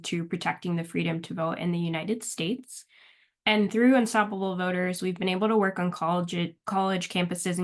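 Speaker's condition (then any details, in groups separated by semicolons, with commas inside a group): No condition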